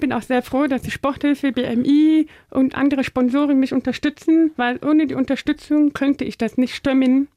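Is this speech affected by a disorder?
Yes: deafness; learned speaking as child using balloons.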